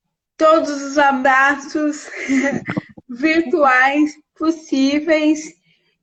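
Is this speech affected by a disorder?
Yes: cerebral palsy; from birth, premature.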